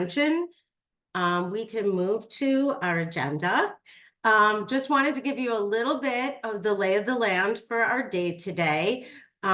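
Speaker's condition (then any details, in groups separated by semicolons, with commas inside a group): No condition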